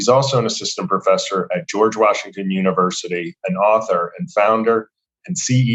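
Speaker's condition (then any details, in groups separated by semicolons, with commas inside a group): No condition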